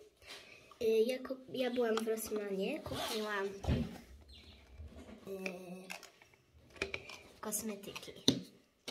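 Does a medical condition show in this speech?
No.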